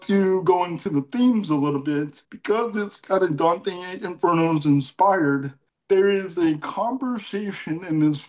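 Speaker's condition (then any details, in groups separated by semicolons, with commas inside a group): Cerebral palsy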